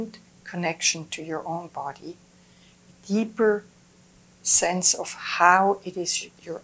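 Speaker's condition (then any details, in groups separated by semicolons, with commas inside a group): No condition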